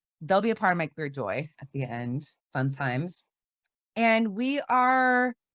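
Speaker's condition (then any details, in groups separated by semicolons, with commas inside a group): No condition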